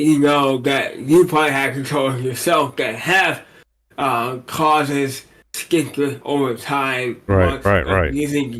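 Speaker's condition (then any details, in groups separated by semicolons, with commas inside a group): Cerebral palsy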